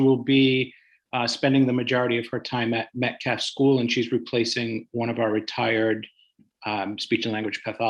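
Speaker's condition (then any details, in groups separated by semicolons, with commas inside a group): No condition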